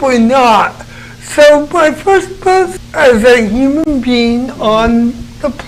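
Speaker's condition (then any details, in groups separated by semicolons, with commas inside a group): Cerebral palsy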